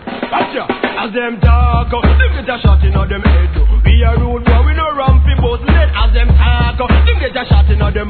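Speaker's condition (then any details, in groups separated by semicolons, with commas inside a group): No condition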